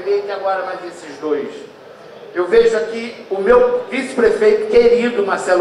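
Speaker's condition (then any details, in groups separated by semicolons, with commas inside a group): No condition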